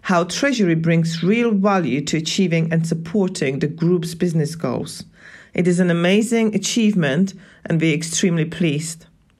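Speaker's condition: No condition

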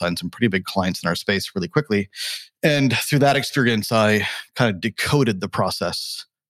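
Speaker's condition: No condition

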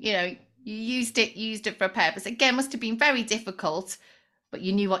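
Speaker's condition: No condition

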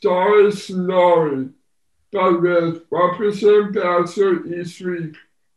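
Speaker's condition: Down syndrome

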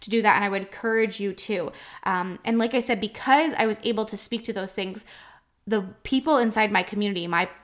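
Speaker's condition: No condition

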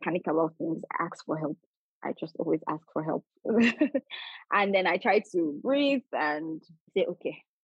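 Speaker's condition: No condition

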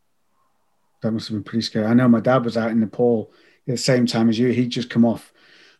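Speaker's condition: No condition

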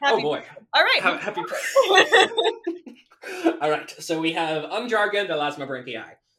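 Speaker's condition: No condition

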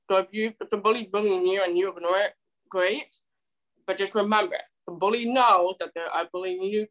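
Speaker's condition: Deafness; spoken speech surprises others

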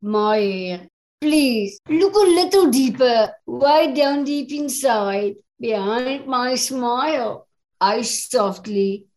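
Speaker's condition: Down syndrome; extra chromosome 21, congenital, present since birth, a little slower than others; English is second language

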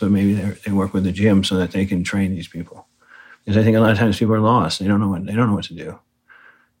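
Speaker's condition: Parkinson's disease; right-sided weakness noticed on long group bike ride, diagnosed by neurologist, confirmed by second opinion; six years since diagnosis, new walking difficulty, needs hand support, minimal medication initially, heavy weightlifting

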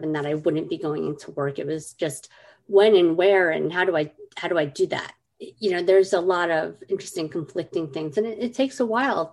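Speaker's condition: Cleft lip and palate; childhood feeding issues

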